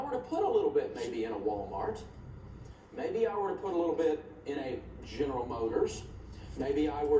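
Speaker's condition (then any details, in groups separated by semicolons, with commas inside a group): No condition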